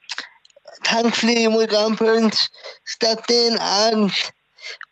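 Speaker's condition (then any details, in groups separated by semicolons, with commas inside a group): Cerebral palsy; secondary scoliosis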